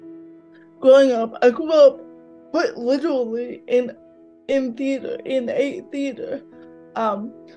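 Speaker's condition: Cerebral palsy, mild; mouth affected

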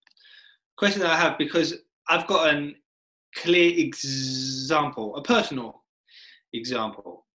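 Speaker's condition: Stutter; stutter from very young age, persisting into adolescence and adulthood, weekly traditional speech therapy, therapist advised slowing down; currently working on speech, has attended a couple of Toastmasters meetings; blocks

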